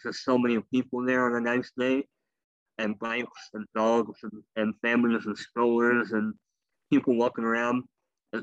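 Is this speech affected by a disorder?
Yes: cleft lip and palate; congenital, rare genetic birth disorder, couple dozen operations in first months, elective leg amputations, former wheelchair user; speech impediment from cleft lip and palate.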